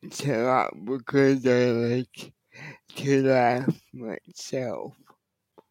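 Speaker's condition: Cerebral palsy; wheelchair user, can walk short distances with help; speech affected by cerebral palsy, others worried listeners would not understand

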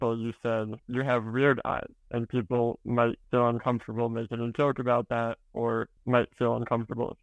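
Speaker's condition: Spinal muscular atrophy

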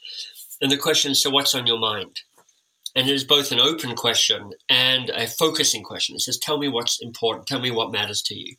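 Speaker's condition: Cleft lip and palate; orthodontic treatment

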